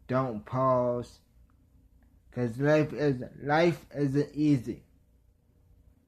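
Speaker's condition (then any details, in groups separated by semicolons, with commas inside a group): Traumatic brain injury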